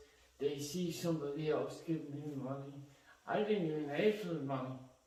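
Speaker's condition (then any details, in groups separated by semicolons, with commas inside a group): Cerebral palsy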